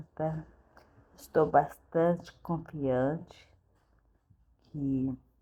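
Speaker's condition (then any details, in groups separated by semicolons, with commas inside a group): Cerebellar ataxia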